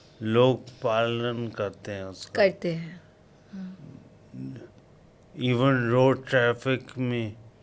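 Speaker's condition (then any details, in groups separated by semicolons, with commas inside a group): Coma after road accident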